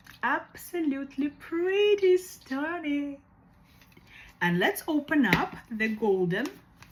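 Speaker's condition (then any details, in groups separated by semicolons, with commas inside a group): No condition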